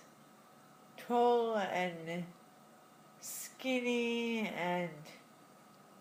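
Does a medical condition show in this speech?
Yes: Friedreich's ataxia; diagnosed in childhood.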